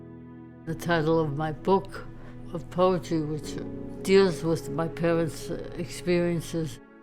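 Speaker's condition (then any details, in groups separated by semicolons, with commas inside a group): ALS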